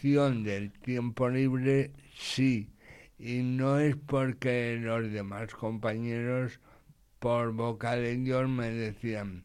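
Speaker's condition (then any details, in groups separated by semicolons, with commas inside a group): Condition akin to cerebral palsy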